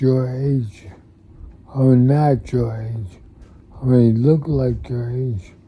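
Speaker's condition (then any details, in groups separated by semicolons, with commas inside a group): Multiple sclerosis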